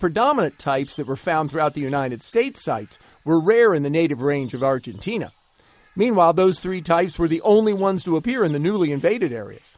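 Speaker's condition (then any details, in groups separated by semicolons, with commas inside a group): No condition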